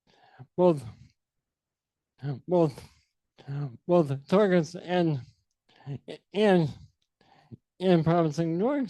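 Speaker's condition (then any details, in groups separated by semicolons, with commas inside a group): ALS; sporadic form; diagnosed at age 32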